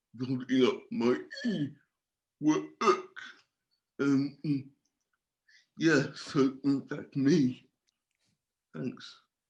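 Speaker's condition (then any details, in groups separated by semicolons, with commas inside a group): Cerebral palsy; from birth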